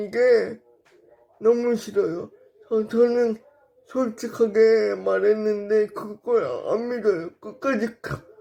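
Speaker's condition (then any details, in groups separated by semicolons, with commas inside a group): Brain lesion disability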